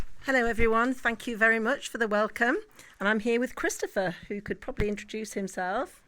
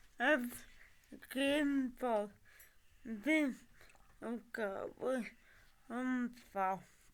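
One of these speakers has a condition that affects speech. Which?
The second: cerebral palsy; from birth.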